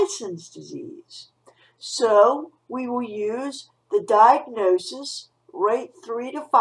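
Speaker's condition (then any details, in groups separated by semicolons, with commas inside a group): No condition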